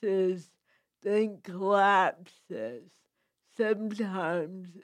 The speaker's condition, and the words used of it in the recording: Cerebral palsy. I have cerebral palsy with a speech impediment.